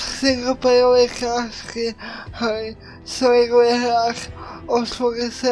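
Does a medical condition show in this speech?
Yes: cerebral palsy.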